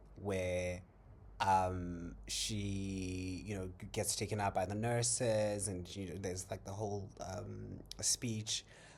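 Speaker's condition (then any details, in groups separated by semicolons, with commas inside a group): No condition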